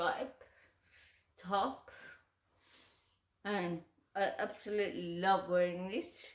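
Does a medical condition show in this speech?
Yes: cerebral palsy; uses wheelchair.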